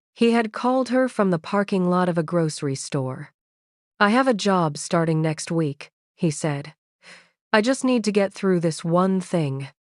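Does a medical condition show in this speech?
No.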